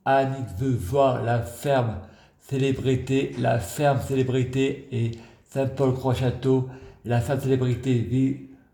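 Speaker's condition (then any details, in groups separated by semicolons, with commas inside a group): Multiple sclerosis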